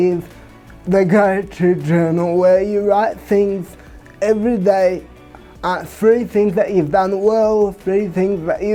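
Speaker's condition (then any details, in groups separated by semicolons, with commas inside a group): Cerebral palsy; from birth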